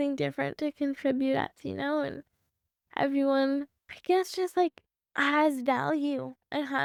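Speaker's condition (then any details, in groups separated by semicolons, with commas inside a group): Cerebral palsy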